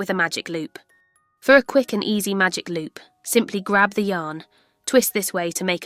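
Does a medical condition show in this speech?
No.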